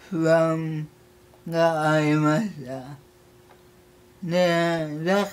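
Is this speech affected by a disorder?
Yes: cerebral palsy; severe, uses a wheelchair.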